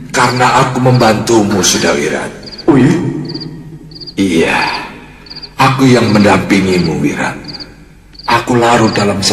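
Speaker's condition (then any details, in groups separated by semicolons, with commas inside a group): No condition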